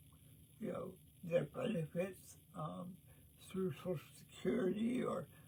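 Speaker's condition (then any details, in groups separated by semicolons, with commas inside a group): Cerebral palsy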